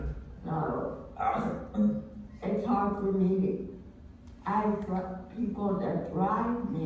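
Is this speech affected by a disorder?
Yes: familial dysautonomia; diagnosed in childhood, seizures as young child; no seizures now; repeated pneumonia before diagnosis.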